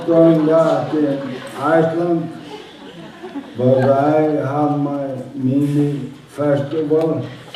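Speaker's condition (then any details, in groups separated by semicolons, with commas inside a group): Motor neuron disease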